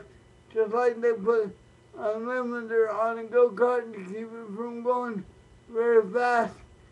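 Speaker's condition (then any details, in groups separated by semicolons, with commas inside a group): Cerebral palsy, spastic, mild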